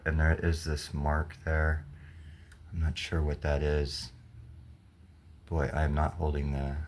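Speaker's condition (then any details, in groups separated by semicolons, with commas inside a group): No condition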